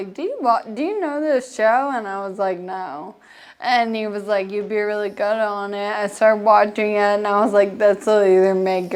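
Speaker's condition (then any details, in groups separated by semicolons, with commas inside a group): Friedreich's ataxia; progressive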